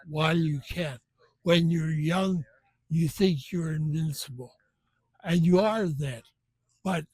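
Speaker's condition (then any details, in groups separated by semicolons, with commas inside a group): Benign essential tremor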